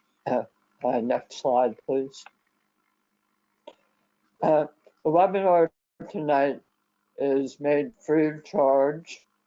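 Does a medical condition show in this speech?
Yes: head and neck cancer.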